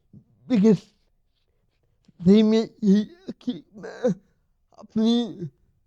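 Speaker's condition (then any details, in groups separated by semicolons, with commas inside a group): Cerebral palsy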